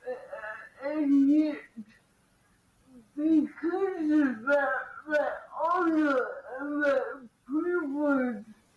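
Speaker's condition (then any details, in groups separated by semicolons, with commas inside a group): Cerebral palsy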